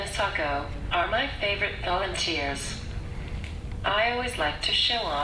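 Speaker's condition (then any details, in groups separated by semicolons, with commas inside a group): No condition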